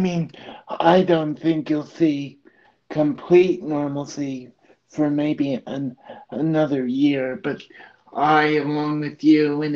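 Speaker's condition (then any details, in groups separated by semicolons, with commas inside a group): Cerebral palsy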